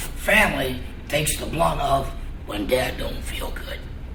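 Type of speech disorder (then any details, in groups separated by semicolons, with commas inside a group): Speech with a voice prosthesis; laryngectomy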